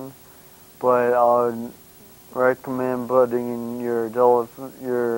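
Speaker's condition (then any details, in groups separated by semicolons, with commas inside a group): Brain injury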